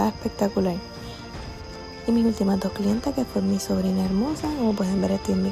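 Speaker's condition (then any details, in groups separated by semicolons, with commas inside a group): No condition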